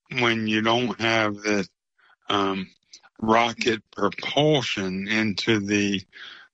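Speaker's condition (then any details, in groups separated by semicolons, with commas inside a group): ALS; ALS (motor neuron disease), diagnosed nearly three years earlier; slower progression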